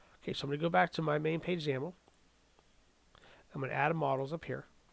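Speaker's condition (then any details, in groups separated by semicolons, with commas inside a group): No condition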